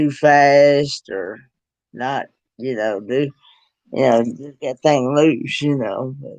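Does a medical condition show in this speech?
Yes: cerebral palsy; present since birth.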